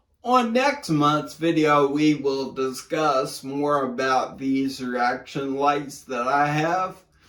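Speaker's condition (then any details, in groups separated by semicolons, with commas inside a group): Brain injury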